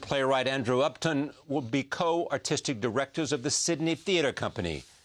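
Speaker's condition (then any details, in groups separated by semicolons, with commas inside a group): No condition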